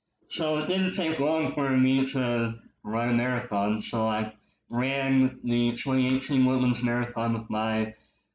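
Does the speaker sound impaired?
Yes: cleft lip and palate; with popliteal pterygium syndrome.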